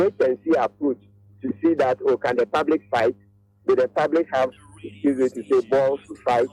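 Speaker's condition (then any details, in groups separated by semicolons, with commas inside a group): No condition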